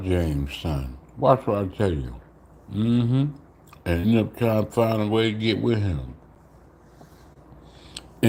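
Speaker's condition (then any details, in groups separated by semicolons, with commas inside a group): Slurred speech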